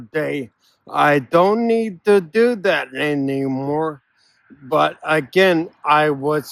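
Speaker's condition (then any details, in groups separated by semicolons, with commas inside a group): Ataxia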